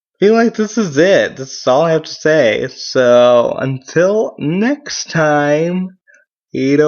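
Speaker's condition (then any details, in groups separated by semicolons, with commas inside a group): Cerebral palsy; mild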